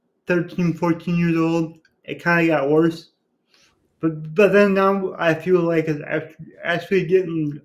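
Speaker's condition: Cerebral palsy; completely self-sufficient

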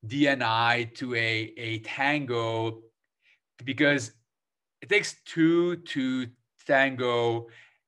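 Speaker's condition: Stutter; stutter since growing up in Lebanon, stutter taboo there, avoided speaking almost entirely when younger; audible stutter during interview, discloses stutter to listeners upfront; stutters in all six spoken languages, gets stuck, disfluencies often misinterpreted by listeners; prolonged sounds

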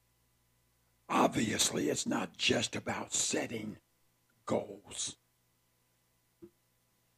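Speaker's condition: Partial laryngectomy; tracheostomy tube

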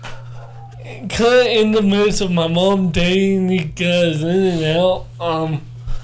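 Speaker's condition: Cerebral palsy; born not breathing

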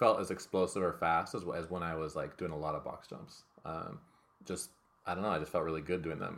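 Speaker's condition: No condition

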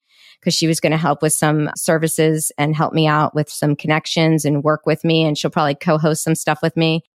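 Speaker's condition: No condition

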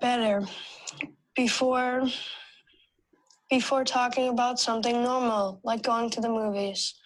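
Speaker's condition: Stuttering; possibly moderate to severe earlier, marks speech text like Joe Biden, practicing self-correction; more disfluent than average, speaking to huge audience may add anxiety; prolongations and repetitions, certain sounds trigger stuttering, caught on s in stutter, stumbled on about; repeated words, prolonged sounds

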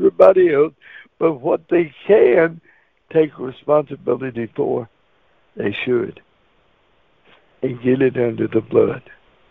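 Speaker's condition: Cerebral palsy; wheelchair user

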